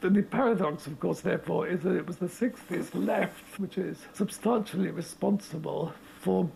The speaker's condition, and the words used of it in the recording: ALS (motor neuron disease). But I'm also completely free to think and talk and imagine and argue unrestrained by the usual physical limitations.